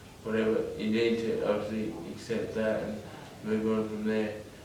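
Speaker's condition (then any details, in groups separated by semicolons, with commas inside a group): Brain injury; acquired, fall from height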